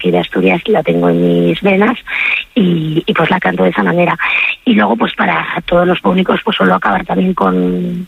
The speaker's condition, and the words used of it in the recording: Vocal nodules. Buenos días, disculpad la voz, parece mentira que cante, es la otra parte, que no sé.